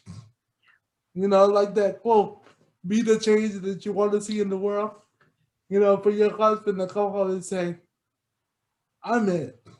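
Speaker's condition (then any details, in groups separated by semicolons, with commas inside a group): Cerebral palsy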